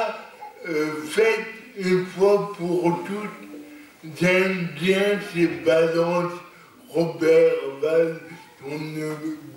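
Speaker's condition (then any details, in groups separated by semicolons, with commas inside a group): Cerebral palsy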